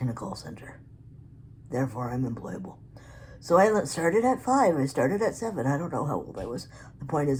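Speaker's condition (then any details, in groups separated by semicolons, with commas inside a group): Cerebral palsy; articulate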